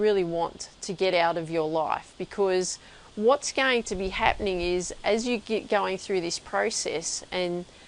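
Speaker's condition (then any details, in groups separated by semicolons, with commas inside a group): No condition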